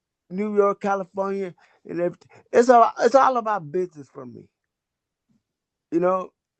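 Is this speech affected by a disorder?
Yes: cerebral palsy.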